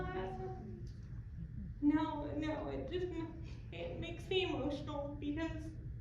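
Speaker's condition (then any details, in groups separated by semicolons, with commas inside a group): Cerebral palsy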